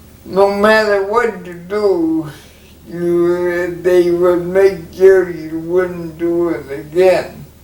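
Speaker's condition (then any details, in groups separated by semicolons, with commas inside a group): Cerebral palsy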